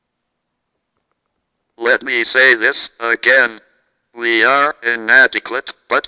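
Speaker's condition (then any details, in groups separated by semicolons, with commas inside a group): Cerebral palsy, speech-generating device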